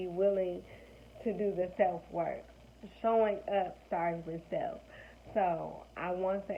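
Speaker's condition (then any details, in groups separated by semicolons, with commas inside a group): Cerebral palsy, spastic; now talking and breathing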